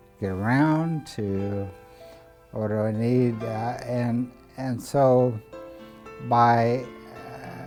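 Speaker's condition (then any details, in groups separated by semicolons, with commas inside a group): ALS; over two years since diagnosis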